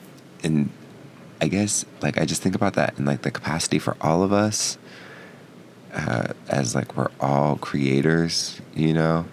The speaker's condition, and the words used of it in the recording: No condition.